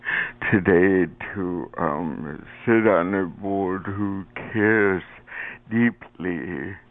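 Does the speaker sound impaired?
Yes: cerebral palsy.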